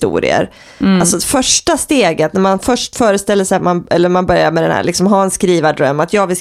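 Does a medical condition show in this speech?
No.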